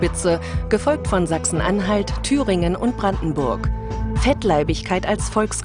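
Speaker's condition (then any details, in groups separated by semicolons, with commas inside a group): No condition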